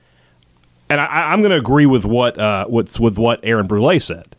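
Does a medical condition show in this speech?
No.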